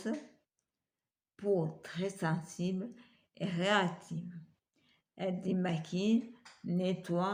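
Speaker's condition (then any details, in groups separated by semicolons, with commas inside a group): Multiple sclerosis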